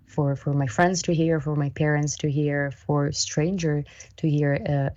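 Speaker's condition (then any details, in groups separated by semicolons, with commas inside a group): No condition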